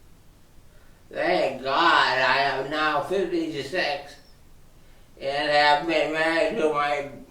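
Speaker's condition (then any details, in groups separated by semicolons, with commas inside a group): Traumatic brain injury; quadriparesis, limited use of all limbs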